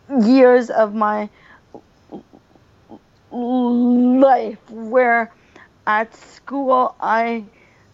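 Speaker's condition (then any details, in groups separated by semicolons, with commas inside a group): Stuttering; developmental stutter since starting to talk, childhood speech therapy with speech pathologist Lisa Avery; stuttering audible during interview, finds stuttering exhausting; stutters more with opposite sex, therapy taught slower blended speech, cannot sustain it in job interviews; blocks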